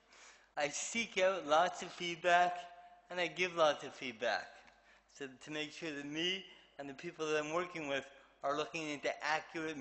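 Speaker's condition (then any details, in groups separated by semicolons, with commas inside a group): Cerebral palsy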